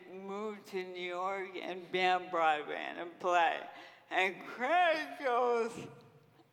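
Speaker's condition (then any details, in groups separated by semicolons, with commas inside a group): Friedreich's ataxia; wall-supported gait then wheelchair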